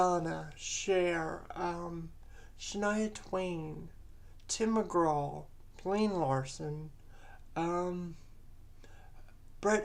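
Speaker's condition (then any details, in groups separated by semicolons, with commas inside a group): Cerebral palsy; present from birth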